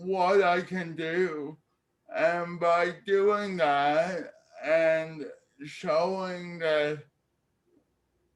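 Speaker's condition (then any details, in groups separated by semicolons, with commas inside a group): Cerebral palsy; speech therapy in childhood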